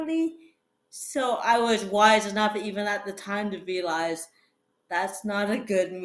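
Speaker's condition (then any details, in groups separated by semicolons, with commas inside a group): Cerebral palsy; fall risk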